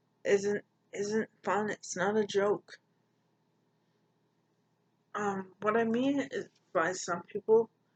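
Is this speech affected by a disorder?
Yes: cerebral palsy; poor balance.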